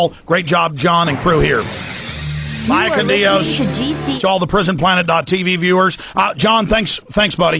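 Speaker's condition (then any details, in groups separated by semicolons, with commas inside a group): No condition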